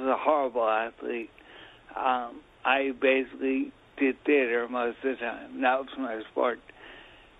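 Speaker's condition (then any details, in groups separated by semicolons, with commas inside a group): Ataxia; diagnosed in 1997; disabled athlete, bikes and climbs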